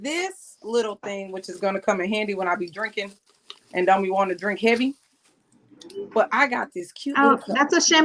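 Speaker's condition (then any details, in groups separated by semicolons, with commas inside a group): No condition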